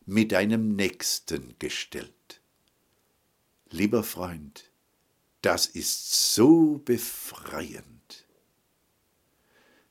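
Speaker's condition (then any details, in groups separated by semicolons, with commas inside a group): No condition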